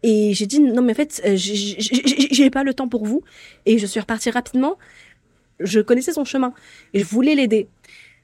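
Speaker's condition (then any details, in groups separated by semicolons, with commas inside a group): Stuttering; stuttering since age 8 in Tunisia, linked to school pressure, father's reproaches, grandmother's death, initially fluctuating; age 17, aware since 13, Éloquence du Bégaiement program, learned pauses, accepts stutter; blocks with throat tension, sometimes cannot breathe, substitutes words like succinct, formerly mute with strangers; repeated sounds, prolonged sounds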